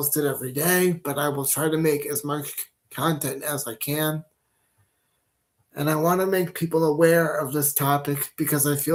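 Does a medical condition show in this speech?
Yes: cerebral palsy.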